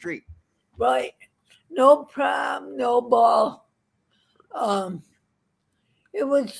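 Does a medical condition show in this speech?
Yes: cerebral palsy; permanent, wobbly gait, frequent falls; age 71, back in physical therapy for frequent falls, cane advised against, no pain, not worsening; described as drooly and funny, once judged too poor for teaching, mistaken for drunk.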